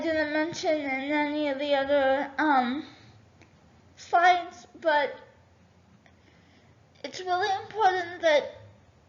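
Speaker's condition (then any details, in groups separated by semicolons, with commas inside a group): Cerebral palsy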